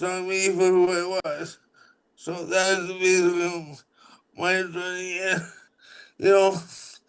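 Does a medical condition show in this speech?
Yes: cerebral palsy; wheelchair user; audible speech impairment, variable days, sometimes not understood.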